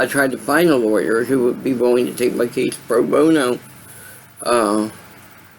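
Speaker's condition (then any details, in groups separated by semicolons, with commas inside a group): Cerebral palsy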